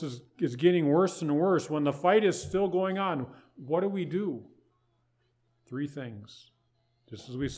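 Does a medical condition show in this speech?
No.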